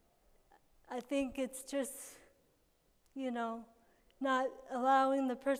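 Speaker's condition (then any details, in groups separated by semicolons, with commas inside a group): Cerebral palsy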